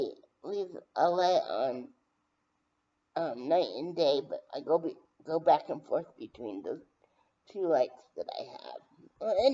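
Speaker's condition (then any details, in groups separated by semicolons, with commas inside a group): Brain injury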